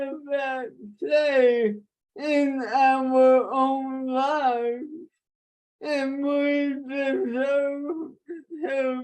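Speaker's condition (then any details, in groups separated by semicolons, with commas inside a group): Traumatic brain injury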